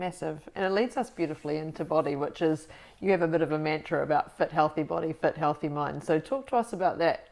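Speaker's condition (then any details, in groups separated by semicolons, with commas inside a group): No condition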